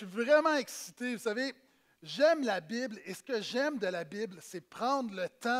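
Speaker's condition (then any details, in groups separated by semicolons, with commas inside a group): No condition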